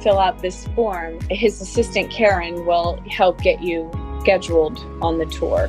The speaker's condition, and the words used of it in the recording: None; typical speech.